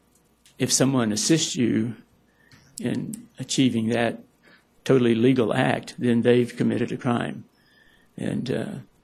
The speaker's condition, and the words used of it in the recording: Parkinson's disease. I may stumble, but I'm not going to faint.